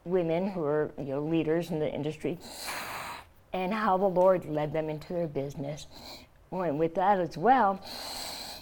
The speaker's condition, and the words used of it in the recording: Throat cancer. And um, obviously, I speak this way by covering the hole, but now